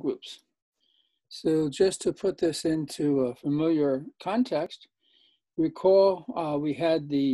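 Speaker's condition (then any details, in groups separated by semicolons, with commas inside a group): No condition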